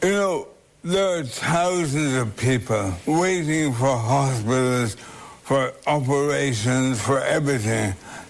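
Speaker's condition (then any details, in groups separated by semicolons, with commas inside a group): Motor neuron disease; voice deterioration as first sign, later fatal; archival Late Late Show interview clip from year of diagnosis; later voice loss, voice bank from DCU using archived recordings, tapped button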